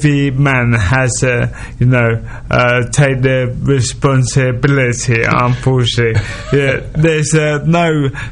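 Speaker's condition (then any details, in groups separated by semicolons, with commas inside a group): Motor neurone disease; progressive neurological disease; daily deterioration; speech heavily impacted, slowed down, slurred around the edges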